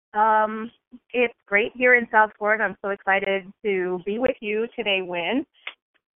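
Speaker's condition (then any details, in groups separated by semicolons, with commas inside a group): No condition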